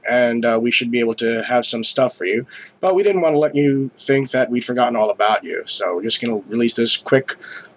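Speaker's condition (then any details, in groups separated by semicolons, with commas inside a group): No condition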